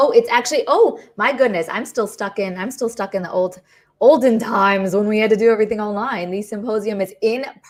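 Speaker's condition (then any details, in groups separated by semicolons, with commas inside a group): No condition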